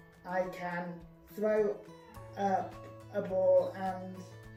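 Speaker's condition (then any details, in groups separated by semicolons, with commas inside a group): Cerebral palsy; age 36, receiving physiotherapy, improving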